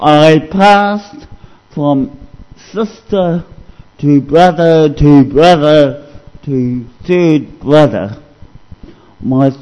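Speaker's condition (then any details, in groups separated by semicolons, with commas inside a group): Cerebral palsy; discovered at age 2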